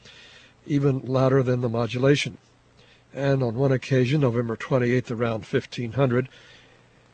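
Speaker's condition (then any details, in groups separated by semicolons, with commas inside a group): No condition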